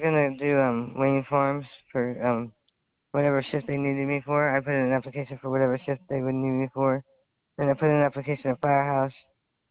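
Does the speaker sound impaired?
Yes: stroke; past stroke, lasting speech impairment, considers self partly disabled; speech still impaired at time of call; impaired speech from stroke, speech kind of messed up, limits public-facing work.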